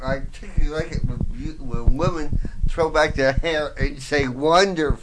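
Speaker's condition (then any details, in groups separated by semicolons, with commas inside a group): Voice box damage, traumatic brain injury; voice box partially damaged by fireman's trach tube, traumatic brain injury from smoke inhalation in fire; difficulty talking, lost singing voice, slight speech impediment, listeners misjudge as mentally impaired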